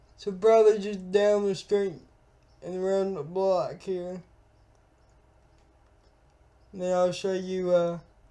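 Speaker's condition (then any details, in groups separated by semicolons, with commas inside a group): Cerebral palsy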